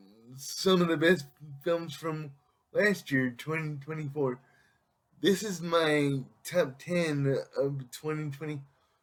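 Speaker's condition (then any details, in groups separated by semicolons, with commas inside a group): Cerebral palsy; affects all muscles; able to speak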